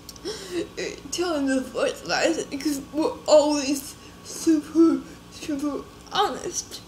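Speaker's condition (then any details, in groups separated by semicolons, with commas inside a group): Cerebral palsy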